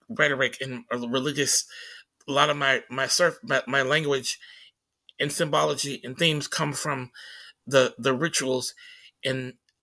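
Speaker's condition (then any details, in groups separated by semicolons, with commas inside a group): Stutter; stuttering during conversation; repeated sounds, repeated words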